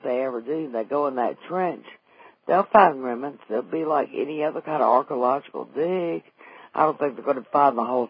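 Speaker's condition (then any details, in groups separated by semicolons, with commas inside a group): Vocal cord paralysis after stroke, unilateral vocal fold paralysis; more than 6 years after stroke, types with one hand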